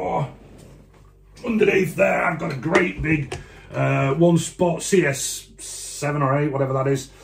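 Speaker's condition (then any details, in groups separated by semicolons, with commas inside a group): No condition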